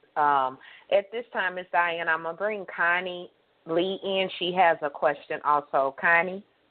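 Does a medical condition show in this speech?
No.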